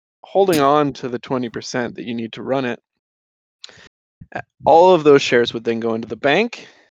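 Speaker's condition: No condition

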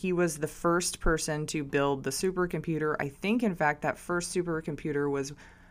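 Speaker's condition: No condition

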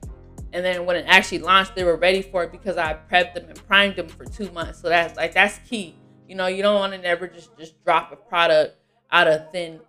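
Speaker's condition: No condition

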